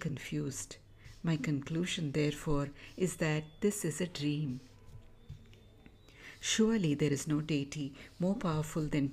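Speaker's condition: No condition

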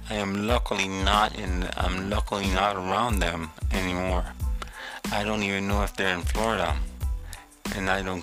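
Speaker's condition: Cerebral palsy; multiple childhood bone surgeries in the 70s, pre-op sedatives, codeine shots after surgery

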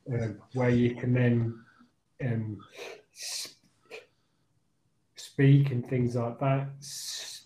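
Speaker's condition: Stammer; stammer since childhood, hard reading aloud at school, phone calls, ordering train tickets, phone callers hung up thinking prank call; sound, word and phrase repetitions, part-word repetitions, fillers like um and uh; repeated sounds, prolonged sounds, blocks

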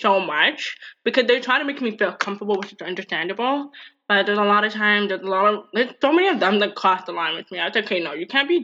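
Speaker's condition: Deafness; grew up in hearing world; 23 years old, uses assisted text that may cause feedback, asks others to speak up; sometimes cannot understand others' speech, one date typed messages

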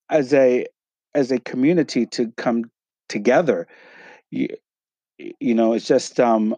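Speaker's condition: Stuttering; repeated sounds, blocks

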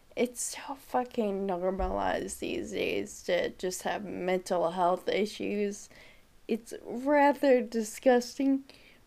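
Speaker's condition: Friedreich's ataxia; wheelchair user

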